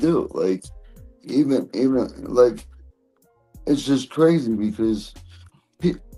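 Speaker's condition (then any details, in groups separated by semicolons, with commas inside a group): Cerebral palsy; present from birth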